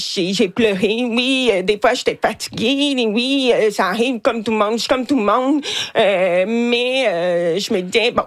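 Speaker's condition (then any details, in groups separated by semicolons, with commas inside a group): Hearing loss with cochlear implant; hard of hearing, removed at night, hears nothing without implant, familial deafness; own singing described as not very nice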